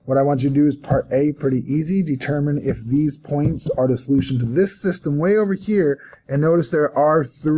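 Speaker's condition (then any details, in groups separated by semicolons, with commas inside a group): No condition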